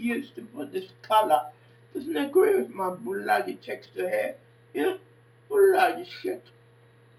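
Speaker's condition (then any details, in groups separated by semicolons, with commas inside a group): Facial palsy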